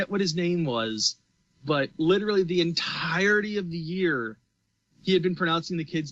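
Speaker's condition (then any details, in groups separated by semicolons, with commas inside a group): No condition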